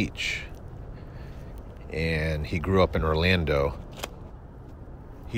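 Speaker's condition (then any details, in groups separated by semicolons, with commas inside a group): No condition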